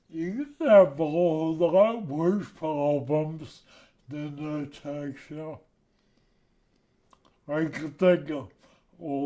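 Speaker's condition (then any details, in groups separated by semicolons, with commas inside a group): Spinocerebellar ataxia type 6, SCA6; hereditary, affects walking and speech; long-standing difficulty climbing steps, doing well; speech affected, speech symptoms began early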